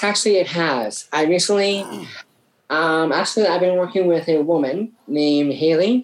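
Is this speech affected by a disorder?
Yes: Down syndrome; from birth.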